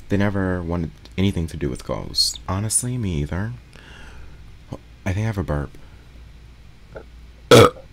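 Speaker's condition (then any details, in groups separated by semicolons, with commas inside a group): No condition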